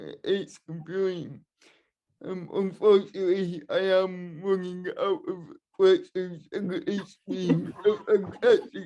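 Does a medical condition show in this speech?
Yes: cerebral palsy, spastic and dyskinetic.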